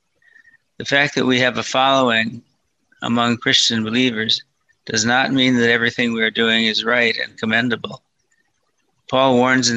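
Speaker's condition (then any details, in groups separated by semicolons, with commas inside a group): Parkinson's disease, mild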